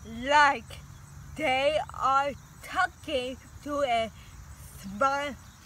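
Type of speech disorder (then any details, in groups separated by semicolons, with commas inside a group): Apraxia of speech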